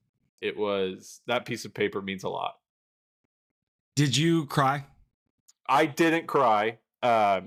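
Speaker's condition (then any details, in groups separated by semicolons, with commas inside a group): No condition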